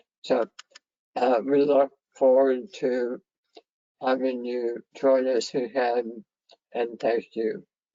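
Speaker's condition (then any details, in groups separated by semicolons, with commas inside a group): Head and neck cancer surgery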